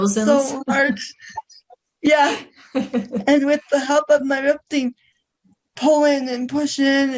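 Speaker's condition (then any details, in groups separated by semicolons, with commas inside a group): Cerebral palsy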